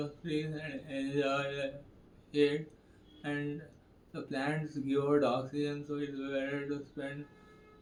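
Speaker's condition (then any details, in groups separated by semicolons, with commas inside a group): Parkinson's; left side rigidity; over 5 years since diagnosis, slightly improved movement; speech deteriorating, chewing difficult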